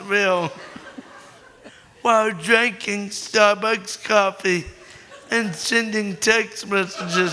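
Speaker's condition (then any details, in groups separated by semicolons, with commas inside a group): Cerebral palsy; born premature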